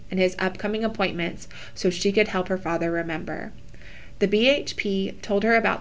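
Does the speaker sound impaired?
No.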